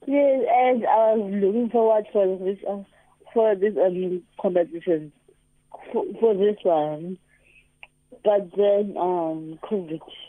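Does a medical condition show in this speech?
Yes: cerebral palsy; cerebral palsy from birth, previously unable to swim, now swims and competes in adaptive surfing.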